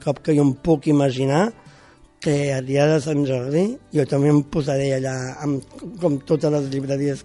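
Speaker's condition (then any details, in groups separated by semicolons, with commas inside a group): Down syndrome; congenital, born with it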